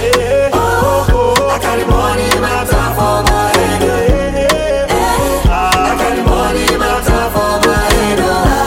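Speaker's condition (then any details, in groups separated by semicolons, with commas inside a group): No condition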